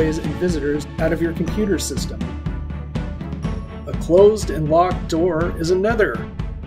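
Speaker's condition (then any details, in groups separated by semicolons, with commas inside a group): No condition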